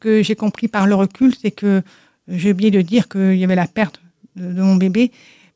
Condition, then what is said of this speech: Deafness. C'est trompeur parce que on croit que, que je ne suis pas sourde, mais je suis sourde en enlevant mon appareil.